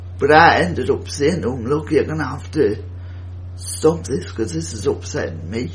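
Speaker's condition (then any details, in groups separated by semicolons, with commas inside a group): Cerebral palsy; wheelchair user since childhood, first wheelchair fundraised, needed specialist wheelchair type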